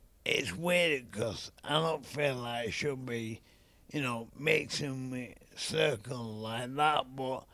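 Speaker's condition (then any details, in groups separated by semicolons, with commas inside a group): ALS; rapid voice decline, trouble with multisyllabic words, worsening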